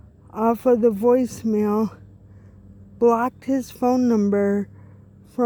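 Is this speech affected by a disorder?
Yes: cerebral palsy.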